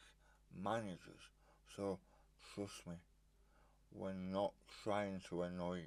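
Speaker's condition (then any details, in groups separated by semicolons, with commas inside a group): Stage 4 tongue cancer, hemiglossectomy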